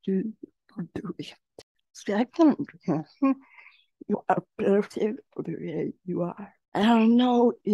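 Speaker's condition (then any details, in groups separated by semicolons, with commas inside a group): Generalized dystonia; generalized, leg weakness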